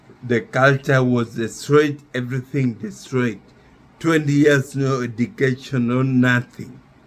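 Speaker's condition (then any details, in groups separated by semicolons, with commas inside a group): Neurological disease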